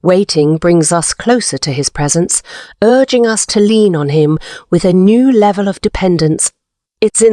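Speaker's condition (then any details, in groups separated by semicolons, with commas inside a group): No condition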